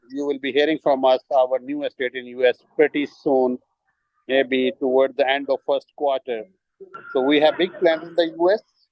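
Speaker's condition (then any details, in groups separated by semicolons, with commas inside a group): No condition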